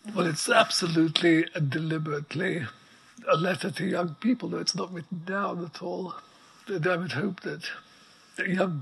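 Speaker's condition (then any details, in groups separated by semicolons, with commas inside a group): ALS; wheelchair six months after diagnosis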